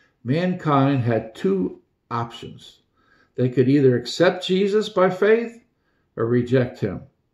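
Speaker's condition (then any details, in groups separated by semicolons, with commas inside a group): No condition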